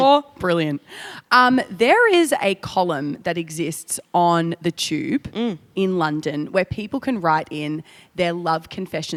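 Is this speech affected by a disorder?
No.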